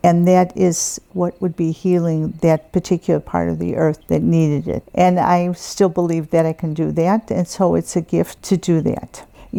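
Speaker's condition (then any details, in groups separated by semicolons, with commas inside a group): No condition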